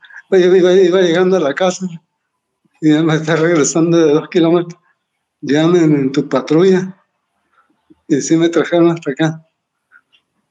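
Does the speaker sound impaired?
Yes: Parkinson's disease; 23 years since onset.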